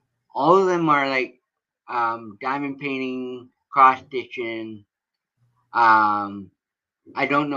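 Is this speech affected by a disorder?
Yes: cerebral palsy.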